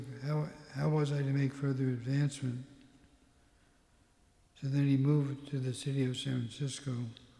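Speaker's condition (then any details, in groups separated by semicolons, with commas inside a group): Parkinson's; tremor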